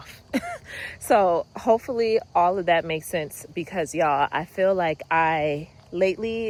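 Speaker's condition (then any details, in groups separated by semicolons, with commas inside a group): No condition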